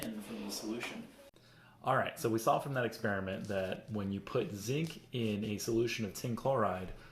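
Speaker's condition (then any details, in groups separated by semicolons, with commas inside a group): No condition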